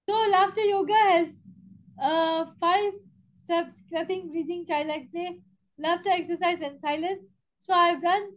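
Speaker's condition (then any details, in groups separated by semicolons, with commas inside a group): Cerebral palsy spastic quadriplegia; spastic quadriplegia, neonatal brain oxygen loss, premature birth; diagnosed in infancy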